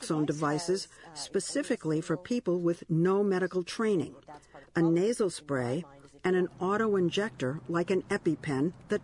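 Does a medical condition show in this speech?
No.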